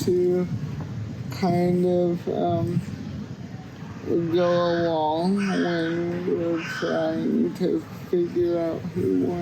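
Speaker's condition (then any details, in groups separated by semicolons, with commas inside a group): Cerebral palsy; cannot walk unaided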